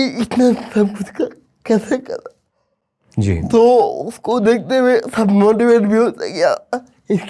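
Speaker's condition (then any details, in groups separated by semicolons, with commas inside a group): Cerebral palsy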